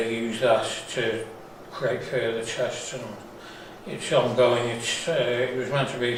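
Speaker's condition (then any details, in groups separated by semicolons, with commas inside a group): Parkinson's; diagnosed about 5 years ago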